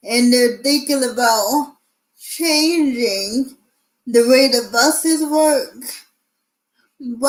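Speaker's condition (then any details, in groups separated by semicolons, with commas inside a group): Cerebral palsy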